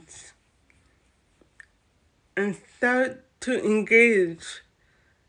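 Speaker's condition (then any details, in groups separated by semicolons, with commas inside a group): Cerebral palsy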